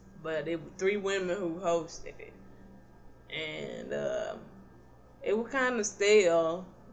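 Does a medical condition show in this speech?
Yes: cerebral palsy; not paralyzed, can stand.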